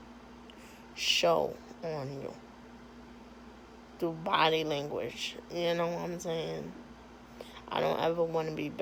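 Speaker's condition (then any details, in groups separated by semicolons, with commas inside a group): Cerebral palsy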